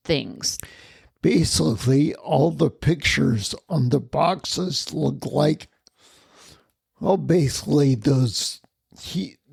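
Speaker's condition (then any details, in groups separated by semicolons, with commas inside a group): Spinocerebellar ataxia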